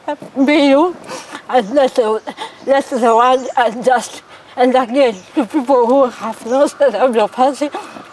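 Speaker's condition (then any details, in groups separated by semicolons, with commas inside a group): Cerebral palsy; from birth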